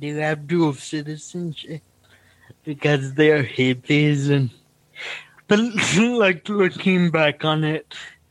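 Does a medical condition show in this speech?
Yes: cerebral palsy; consistent predictable speaking rate.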